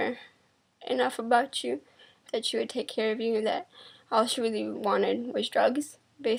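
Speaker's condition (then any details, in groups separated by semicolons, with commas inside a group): Cerebral palsy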